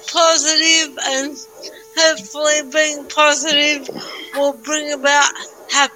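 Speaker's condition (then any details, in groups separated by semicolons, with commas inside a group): Cerebral palsy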